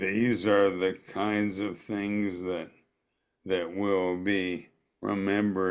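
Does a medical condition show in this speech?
Yes: ALS; voice retained.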